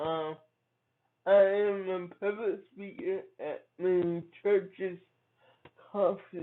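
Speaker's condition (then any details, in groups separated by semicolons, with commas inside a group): Cerebral palsy; from birth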